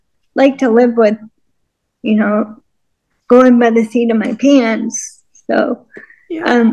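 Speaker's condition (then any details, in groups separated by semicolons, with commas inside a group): Cerebral palsy and multiple sclerosis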